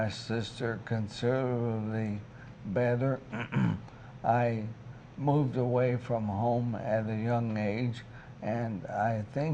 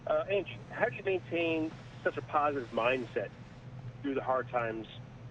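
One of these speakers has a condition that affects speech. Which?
The first: ALS; onset left hand weakness, then right hand; diagnosed 3 years ago, walking difficulty, progressing, in-home caregiver.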